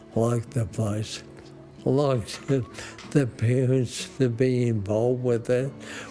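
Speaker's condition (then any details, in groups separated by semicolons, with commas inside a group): Motor neurone disease; early poor balance; diagnosed about 30 years ago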